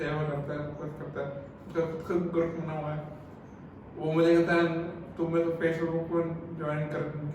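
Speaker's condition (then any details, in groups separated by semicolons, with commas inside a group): Cerebral palsy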